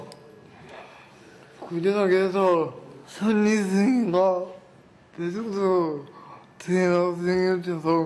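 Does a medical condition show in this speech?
Yes: grade 1 brain lesion disability, severe.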